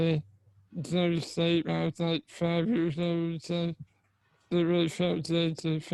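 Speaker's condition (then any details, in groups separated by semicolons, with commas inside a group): Spinal muscular atrophy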